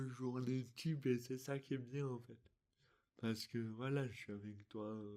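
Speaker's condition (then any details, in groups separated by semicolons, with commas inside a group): Dystonia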